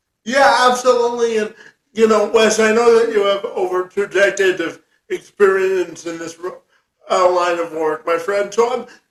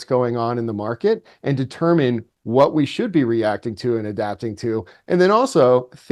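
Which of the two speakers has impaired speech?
The first: cerebral palsy; from birth.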